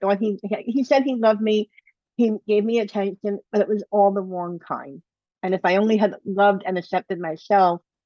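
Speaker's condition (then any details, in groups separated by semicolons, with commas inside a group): Bilateral cleft lip and palate; surgeries ended in late twenties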